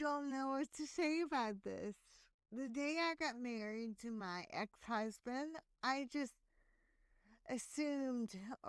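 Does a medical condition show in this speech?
Yes: hemiplegic cerebral palsy.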